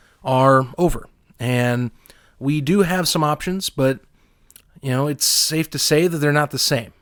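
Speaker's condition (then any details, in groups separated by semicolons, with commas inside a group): No condition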